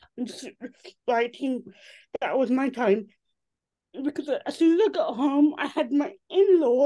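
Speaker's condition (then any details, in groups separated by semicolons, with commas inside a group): Cerebral palsy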